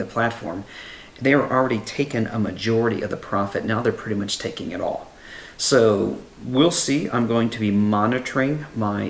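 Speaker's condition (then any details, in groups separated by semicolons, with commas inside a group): No condition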